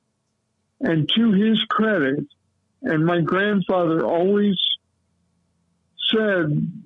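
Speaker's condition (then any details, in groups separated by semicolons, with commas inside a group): Cerebral palsy; lifelong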